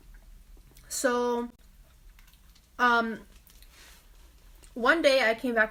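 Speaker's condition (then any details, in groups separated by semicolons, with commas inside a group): No condition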